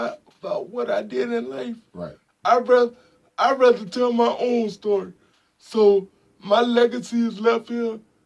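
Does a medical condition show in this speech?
Yes: spastic quadriplegic cerebral palsy.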